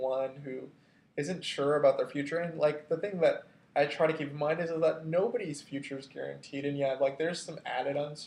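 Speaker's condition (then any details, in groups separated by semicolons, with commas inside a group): No condition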